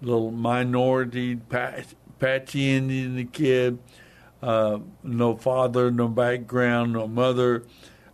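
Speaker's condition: Hemorrhagic stroke, hemorrhagic, basal ganglia

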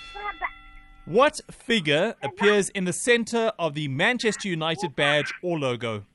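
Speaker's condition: No condition

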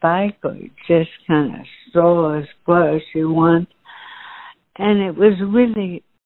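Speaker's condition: ALS; genetic, initially thought sporadic, first signs voice and breathing while singing, ENT scope and brain, throat MRI clean; breathing changed while singing, could not sing, lost voice for teaching

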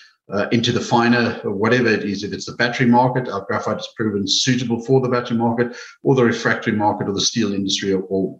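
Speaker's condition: No condition

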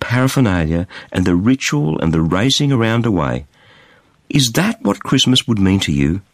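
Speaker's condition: No condition

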